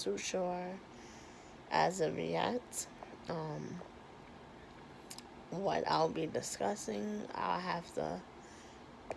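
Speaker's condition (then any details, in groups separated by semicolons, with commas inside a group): Cerebral palsy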